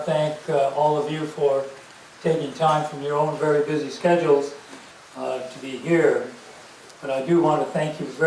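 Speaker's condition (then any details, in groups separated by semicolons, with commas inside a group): No condition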